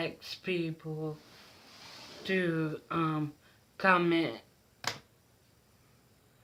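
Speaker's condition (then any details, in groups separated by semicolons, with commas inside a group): Mild cerebral palsy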